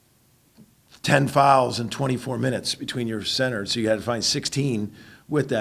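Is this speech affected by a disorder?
No.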